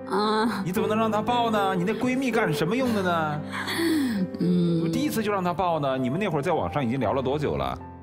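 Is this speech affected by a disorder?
No.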